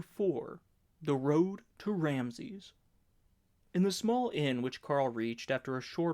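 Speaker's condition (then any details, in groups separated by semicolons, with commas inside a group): No condition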